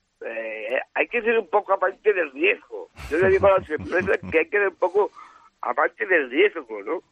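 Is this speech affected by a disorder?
Yes: Down syndrome; trisomy 21.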